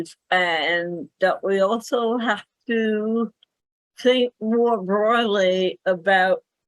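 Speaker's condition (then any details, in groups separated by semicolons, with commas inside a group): Cerebral palsy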